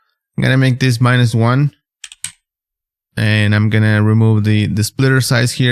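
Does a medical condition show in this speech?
No.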